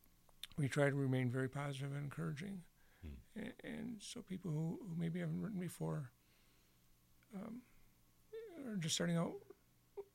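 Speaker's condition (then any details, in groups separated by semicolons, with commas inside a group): Parkinson's disease; Parkinson's disease diagnosed several years ago, terrible sleep disturbances, on disability; voice bad today, a direct symptom of Parkinson's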